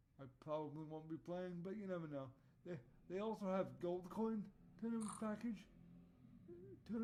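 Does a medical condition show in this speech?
Yes: cerebral palsy; voice tone sometimes odd.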